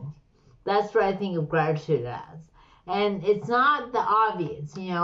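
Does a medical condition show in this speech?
Yes: slurred speech; slurred speech, like stroke patient.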